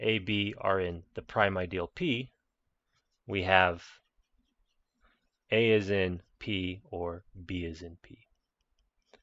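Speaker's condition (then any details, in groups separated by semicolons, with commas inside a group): No condition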